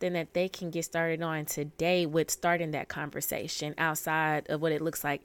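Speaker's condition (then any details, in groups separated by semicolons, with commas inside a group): No condition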